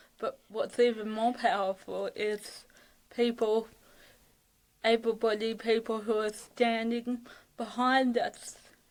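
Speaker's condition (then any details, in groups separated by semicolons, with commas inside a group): Cerebral palsy (athetoid); fatigue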